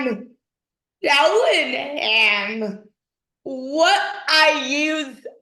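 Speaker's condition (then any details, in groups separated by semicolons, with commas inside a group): Dystonia; affected walking; walking now near normal; voice emerged after therapy sessions, previously not talking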